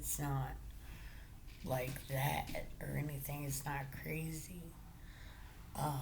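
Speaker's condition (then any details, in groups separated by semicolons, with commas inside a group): Brain injury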